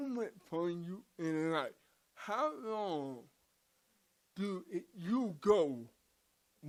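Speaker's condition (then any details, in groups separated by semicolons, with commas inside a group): Cerebral palsy; from birth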